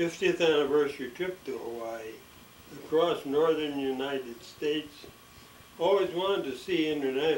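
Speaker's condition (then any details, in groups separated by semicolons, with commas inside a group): ALS; expects swallowing and breathing trouble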